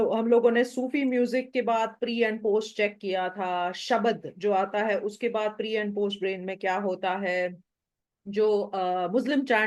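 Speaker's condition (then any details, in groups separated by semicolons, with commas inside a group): No condition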